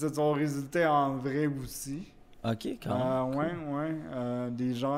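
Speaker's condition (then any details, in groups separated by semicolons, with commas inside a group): Cerebral palsy; wheelchair use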